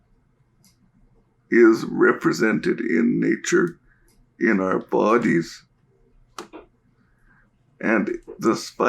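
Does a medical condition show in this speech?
Yes: cerebral palsy; diagnosed at birth.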